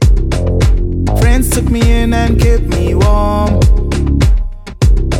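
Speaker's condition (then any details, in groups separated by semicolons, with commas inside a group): No condition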